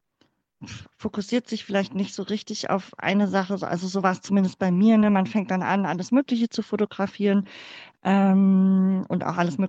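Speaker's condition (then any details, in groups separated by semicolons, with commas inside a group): Cleft palate; congenital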